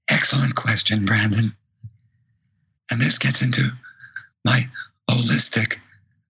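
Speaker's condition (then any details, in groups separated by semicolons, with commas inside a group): Vocal cord paralysis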